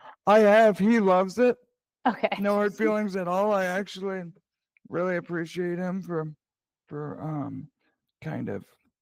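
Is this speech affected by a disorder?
Yes: cerebral palsy.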